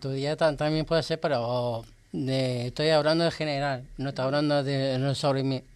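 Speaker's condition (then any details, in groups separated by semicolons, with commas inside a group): Down syndrome; genetic condition, extra copy of chromosome 21, self-described as 68 degrees; age 32, no medication, independent in daily life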